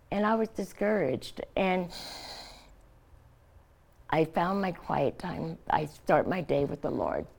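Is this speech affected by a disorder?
Yes: tracheostomy after throat cancer; stage four epiglottis cancer, tumor surgery, chemo and radiation, airway closed, trach placed, partial tongue removal; stoma kept open, three failed surgeries, radiation scar tissue, teeth removed, no saliva glands; breathes through throat hole, speaks by covering hole with thumb, some slurring from tongue surgery.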